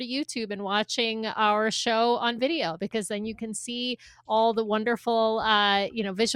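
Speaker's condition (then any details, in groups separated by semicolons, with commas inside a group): No condition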